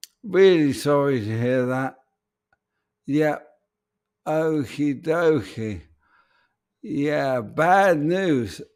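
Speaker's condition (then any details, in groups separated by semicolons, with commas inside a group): ALS; speech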